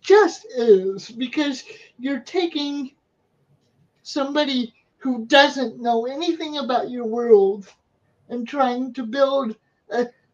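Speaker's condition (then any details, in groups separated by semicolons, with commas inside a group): Cerebral palsy; wheelchair user, physical therapy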